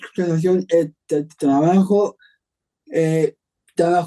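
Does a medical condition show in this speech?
Yes: Down syndrome; Down syndrome from birth, genetic; attending speech therapy (logopedia) with Sara, prevocational training at association.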